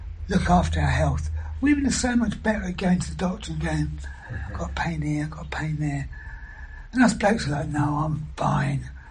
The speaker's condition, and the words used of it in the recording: Throat cancer. My voice, I'm able to talk about it.